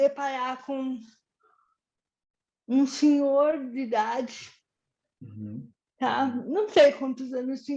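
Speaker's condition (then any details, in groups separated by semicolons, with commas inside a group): Cerebral palsy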